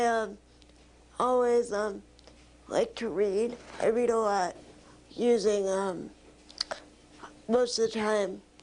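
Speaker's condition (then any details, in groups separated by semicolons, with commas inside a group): Severe quadriplegic cerebral palsy; quadriplegic form, present since birth; severe, needs help with most daily activities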